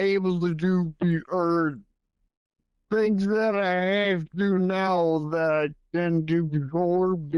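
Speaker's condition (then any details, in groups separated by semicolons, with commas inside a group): Primary progressive multiple sclerosis; advanced, clinical trial drug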